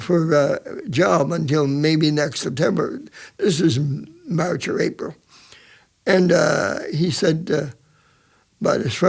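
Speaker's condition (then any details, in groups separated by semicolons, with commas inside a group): Cerebral palsy; present from birth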